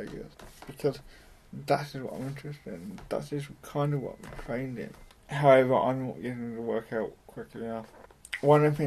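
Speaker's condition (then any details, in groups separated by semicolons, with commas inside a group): Cerebral palsy; mild, affects muscles and speech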